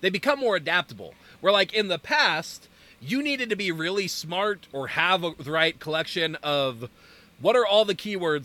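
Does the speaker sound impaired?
No.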